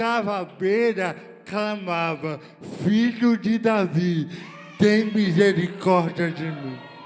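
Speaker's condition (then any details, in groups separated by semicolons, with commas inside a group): Cerebral palsy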